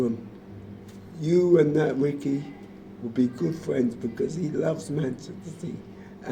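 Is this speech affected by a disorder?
Yes: motor neurone disease.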